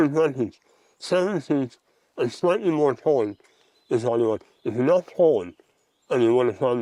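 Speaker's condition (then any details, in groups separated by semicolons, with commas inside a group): Mouth cancer surgery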